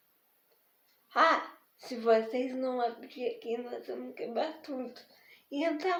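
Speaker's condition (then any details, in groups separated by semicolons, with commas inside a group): Spastic diplegic cerebral palsy; spastic diplegic, hospital infection after premature birth, feet surgery; physiotherapy and surgery since age 4; did not speak as young child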